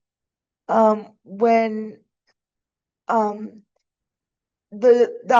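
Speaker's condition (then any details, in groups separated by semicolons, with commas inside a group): Cerebral palsy; needs help getting around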